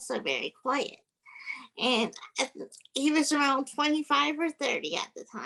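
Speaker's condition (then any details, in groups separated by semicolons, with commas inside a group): Cerebral palsy; physical disability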